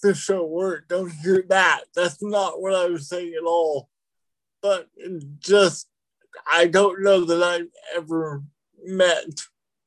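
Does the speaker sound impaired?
Yes: cerebral palsy.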